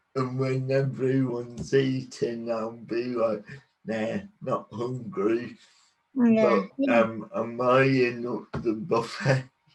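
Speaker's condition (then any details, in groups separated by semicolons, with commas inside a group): Cerebral palsy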